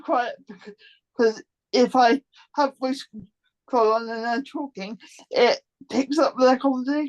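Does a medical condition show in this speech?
Yes: cerebral palsy.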